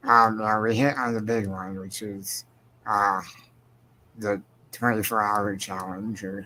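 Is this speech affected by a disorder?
Yes: spinal muscular atrophy.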